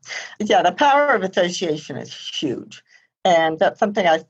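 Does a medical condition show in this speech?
Yes: profound hearing loss, congenital, high-frequency; no hearing aids, relies on lip reading and body language.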